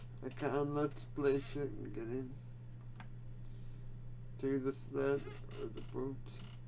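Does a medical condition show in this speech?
Yes: quadriplegic cerebral palsy.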